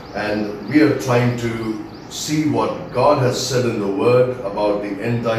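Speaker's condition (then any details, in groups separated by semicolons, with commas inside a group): No condition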